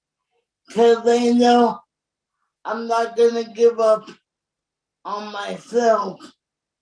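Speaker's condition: Cerebral palsy; age 51

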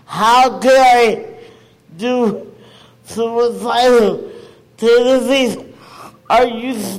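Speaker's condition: Cerebral palsy; never received needed therapy

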